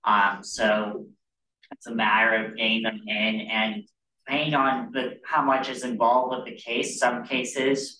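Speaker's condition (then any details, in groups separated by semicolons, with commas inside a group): Cleft lip and palate; childhood care at Washington University St. Louis children's team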